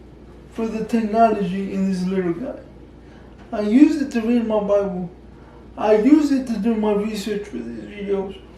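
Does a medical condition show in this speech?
Yes: cerebral palsy.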